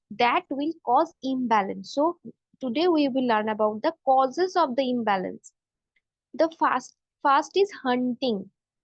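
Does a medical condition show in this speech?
No.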